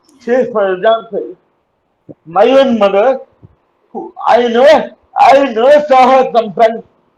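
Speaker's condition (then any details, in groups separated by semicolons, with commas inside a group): Cerebral palsy; uses wheelchair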